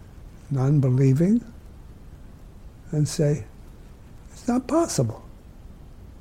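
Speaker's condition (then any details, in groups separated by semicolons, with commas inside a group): ALS; diagnosed by muscle biopsy and EMG, fatal, progressive, began with poor sleep, walking badly, tripping, stumbling; progressively worsening, physical decline, progressively disabled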